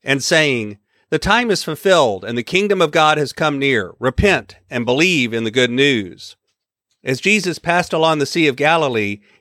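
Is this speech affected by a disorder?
No.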